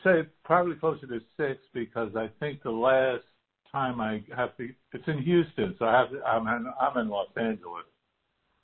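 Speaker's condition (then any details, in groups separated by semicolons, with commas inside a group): Parkinson's disease; stem cell infusions in Houston, infusions finished, assessment due in september; participating in phase two clinical trial of new innovative therapy, travels to Houston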